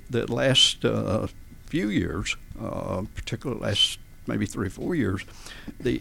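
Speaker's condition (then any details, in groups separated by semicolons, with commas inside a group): Spasmodic dysphonia; adult onset, diagnosed by otolaryngologist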